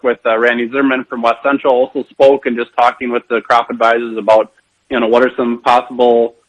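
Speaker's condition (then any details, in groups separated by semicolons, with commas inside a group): No condition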